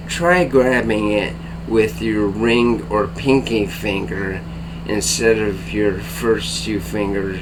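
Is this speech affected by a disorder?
Yes: ALS; bulbar onset, tongue.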